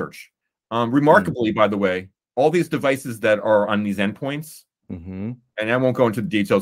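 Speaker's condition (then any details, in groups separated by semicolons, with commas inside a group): No condition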